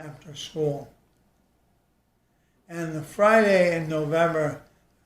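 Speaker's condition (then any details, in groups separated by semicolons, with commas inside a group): ALS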